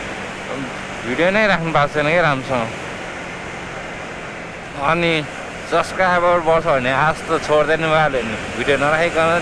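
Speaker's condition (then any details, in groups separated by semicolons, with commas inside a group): No condition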